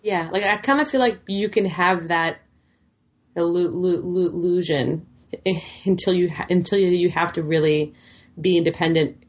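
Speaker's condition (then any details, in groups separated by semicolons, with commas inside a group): Stuttering; therapy over past 3 years: fluency shaping, stuttering modification, voluntary stuttering, subway talks with strangers; desensitization through stuttering community, meeting people who stutter, openly disclosing stuttering, no voluntary stuttering used; not trying not to stutter, some situations hard and challenging; repeated sounds, repeated words, prolonged sounds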